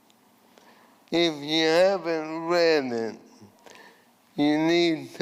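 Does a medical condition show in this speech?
Yes: ALS.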